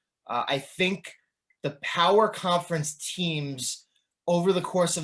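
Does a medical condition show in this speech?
No.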